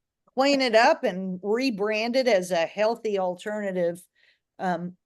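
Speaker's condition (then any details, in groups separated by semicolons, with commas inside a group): No condition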